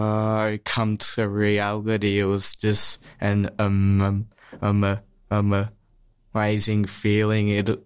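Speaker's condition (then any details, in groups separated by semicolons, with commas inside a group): Stutter; stutter since childhood, smooth speech therapy at Box Hill Speech Pathology Clinic from age 14 or 15, two years; repeated sounds, prolonged sounds, blocks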